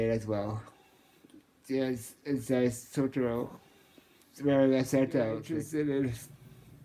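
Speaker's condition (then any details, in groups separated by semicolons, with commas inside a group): Muscular dystrophy, Duchenne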